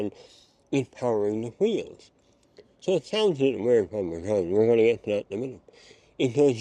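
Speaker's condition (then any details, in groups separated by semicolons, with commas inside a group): Mouth cancer; speech changed by cancer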